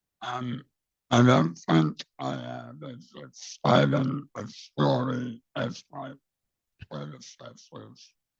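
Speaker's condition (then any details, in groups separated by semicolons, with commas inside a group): Base of tongue cancer; about 32 years since diagnosis, stage three tumor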